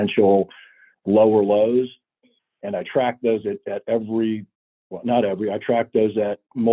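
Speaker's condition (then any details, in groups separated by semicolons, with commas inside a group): No condition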